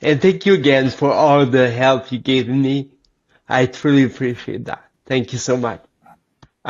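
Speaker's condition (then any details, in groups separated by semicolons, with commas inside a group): Cerebral palsy; lifelong; age 45, childhood physiotherapy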